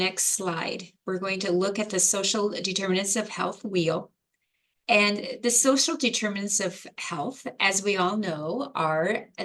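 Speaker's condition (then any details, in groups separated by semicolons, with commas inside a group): No condition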